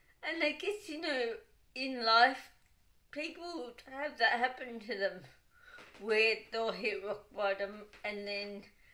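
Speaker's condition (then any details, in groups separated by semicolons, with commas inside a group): Cerebral palsy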